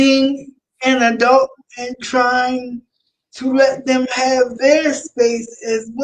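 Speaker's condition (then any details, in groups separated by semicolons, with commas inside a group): Cerebral palsy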